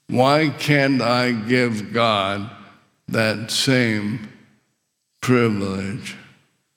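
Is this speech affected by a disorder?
Yes: ALS; windpipe tightened.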